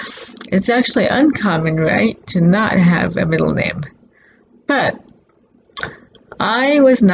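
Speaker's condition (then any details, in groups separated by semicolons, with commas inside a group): Cerebral palsy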